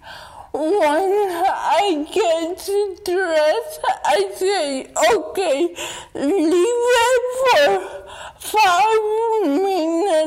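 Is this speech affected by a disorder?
Yes: dystonia; takes deep breath and relaxes when tense to gain control, calms before able to speak.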